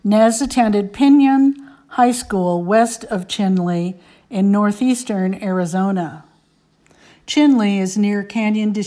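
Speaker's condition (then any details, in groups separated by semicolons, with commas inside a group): No condition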